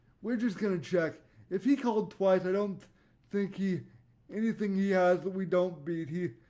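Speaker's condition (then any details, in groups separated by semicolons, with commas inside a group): Cerebral palsy; voice tone sometimes odd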